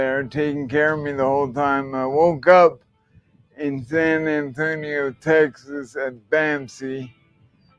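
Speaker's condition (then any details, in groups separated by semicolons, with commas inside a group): Traumatic brain injury; hit head despite helmet, immediate coma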